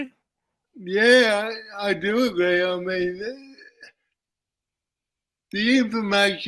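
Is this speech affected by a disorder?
Yes: cerebral palsy; uses wheelchair.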